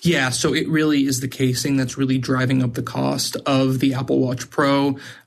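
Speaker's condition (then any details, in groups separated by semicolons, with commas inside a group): No condition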